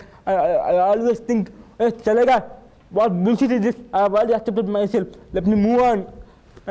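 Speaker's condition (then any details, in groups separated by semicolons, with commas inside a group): Cerebral palsy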